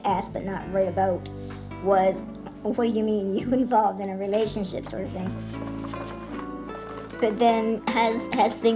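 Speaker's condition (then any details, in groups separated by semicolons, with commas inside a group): No condition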